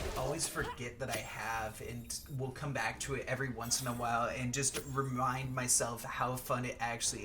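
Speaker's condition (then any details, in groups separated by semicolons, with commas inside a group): No condition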